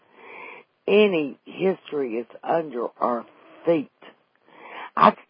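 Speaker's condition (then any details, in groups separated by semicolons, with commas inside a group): Vocal cord paralysis after stroke; wheelchair user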